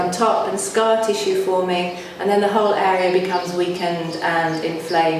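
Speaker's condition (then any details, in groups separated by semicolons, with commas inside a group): No condition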